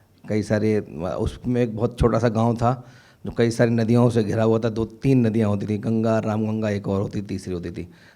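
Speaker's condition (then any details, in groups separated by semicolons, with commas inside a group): No condition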